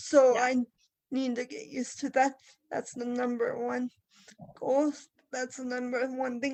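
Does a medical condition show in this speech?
Yes: cerebral palsy.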